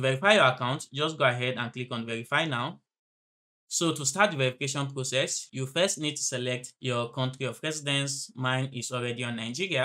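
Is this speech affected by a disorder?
No.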